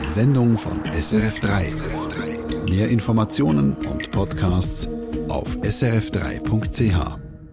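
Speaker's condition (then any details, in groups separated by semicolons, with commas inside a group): No condition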